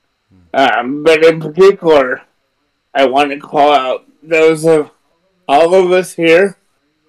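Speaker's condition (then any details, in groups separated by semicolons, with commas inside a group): Cerebral palsy; strong startle, limited ability to freeze; power wheelchair user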